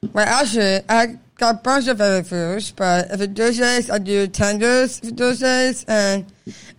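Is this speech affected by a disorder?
Yes: Down syndrome; congenital, present from birth, age 24.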